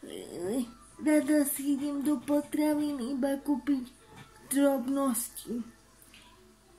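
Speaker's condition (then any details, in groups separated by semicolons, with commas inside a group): Cerebral palsy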